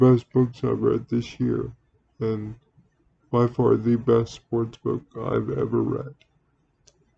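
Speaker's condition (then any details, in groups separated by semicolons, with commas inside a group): Cerebral palsy; speaks relatively well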